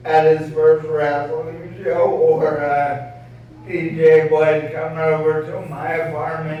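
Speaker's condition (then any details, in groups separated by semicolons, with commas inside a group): ALS; voice sounds impaired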